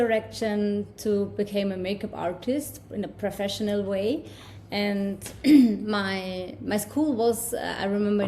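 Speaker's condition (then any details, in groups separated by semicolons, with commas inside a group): No condition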